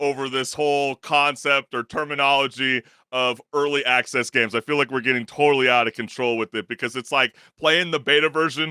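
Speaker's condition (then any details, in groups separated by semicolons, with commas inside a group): No condition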